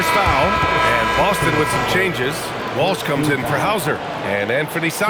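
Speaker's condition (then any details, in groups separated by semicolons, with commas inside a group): No condition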